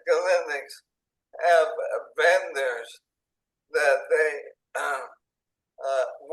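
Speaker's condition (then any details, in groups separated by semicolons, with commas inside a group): ALS, speech-generating device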